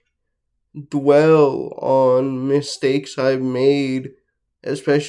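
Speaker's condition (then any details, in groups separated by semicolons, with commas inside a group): Cerebral palsy, mixed, mild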